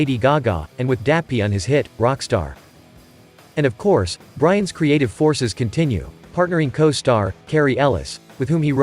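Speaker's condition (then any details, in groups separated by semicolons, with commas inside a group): No condition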